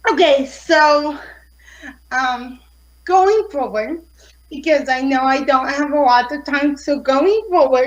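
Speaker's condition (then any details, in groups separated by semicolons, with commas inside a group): Cerebral palsy; affects fine motor skills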